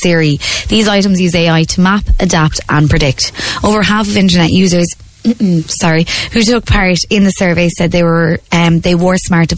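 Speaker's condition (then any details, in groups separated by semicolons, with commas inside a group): No condition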